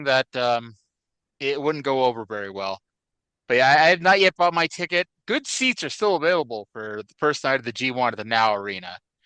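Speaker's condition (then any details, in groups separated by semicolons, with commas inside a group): No condition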